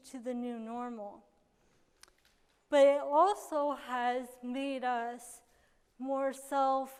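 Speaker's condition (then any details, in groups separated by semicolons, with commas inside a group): Cerebral palsy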